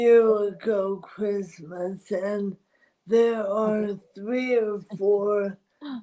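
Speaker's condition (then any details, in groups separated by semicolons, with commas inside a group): ALS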